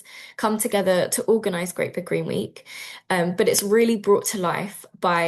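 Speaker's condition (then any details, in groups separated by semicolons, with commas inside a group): No condition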